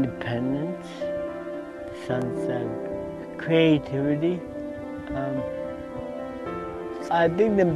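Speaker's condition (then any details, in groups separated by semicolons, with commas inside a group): Cerebral palsy; from birth, severe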